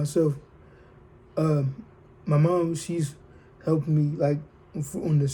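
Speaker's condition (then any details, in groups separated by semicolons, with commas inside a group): Cerebral palsy, spastic diplegia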